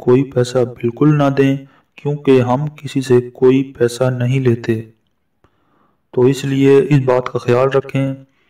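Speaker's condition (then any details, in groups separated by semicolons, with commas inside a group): No condition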